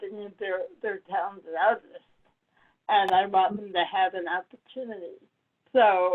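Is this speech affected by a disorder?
Yes: cerebral palsy.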